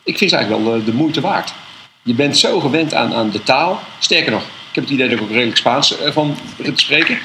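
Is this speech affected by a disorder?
No.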